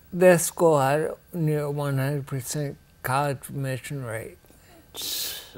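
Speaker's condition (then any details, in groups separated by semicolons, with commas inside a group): Ataxia; rare, progressive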